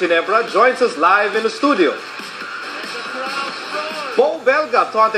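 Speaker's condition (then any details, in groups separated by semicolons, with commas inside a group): No condition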